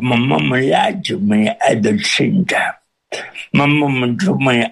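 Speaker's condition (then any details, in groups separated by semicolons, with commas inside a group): Cerebral palsy with speech impediment; cerebral palsy since birth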